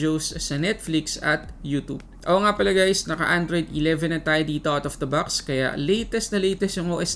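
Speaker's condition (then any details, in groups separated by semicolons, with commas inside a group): No condition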